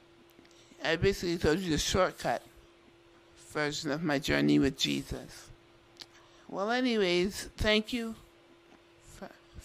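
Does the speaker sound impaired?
Yes: Duchenne muscular dystrophy; diagnosed around age 12, muscle disease taking over body, rare in females.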